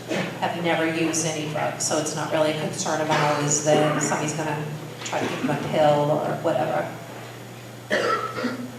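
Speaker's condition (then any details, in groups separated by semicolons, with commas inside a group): No condition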